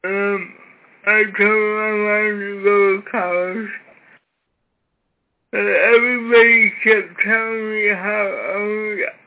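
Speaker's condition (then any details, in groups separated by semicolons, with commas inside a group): Cerebral palsy; severe cerebral palsy from birth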